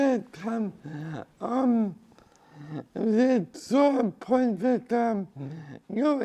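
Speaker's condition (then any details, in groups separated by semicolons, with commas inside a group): Cerebral palsy; from birth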